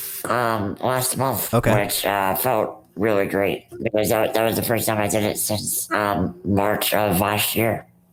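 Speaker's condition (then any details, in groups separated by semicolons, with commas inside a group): Rare muscular dystrophy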